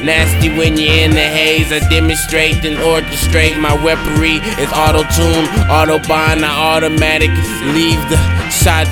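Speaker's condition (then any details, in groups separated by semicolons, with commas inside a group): No condition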